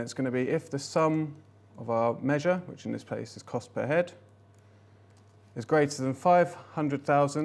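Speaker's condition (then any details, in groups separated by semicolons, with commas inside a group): No condition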